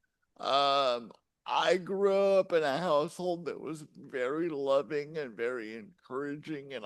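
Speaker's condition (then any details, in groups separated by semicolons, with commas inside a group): Cerebral palsy; since birth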